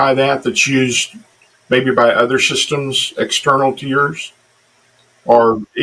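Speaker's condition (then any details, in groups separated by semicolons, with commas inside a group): No condition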